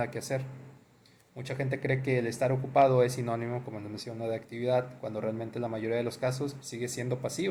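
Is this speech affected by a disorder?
No.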